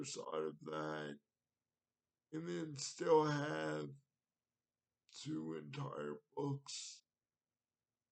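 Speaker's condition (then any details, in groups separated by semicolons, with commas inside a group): Cerebral palsy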